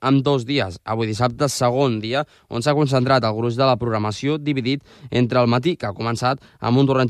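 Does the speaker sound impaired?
No.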